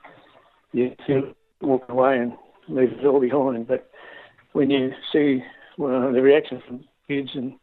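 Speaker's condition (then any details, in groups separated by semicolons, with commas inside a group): Parkinson's disease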